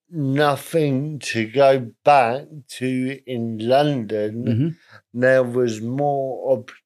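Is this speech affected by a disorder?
Yes: cerebral palsy, moderate; spastic, self-described middle range, delivery complications at birth, diagnosed in childhood; shaking, muscles tense and relax, whole-body spasms in bed, walks a bit funny; talks a bit funny.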